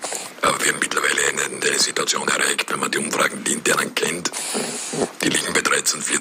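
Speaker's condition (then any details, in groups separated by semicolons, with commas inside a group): Voice prosthesis; new voice prosthesis, speaking with it in ORF summer interview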